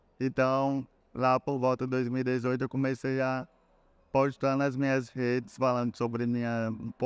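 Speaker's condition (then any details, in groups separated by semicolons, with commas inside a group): Cerebral palsy; relearned talking after onset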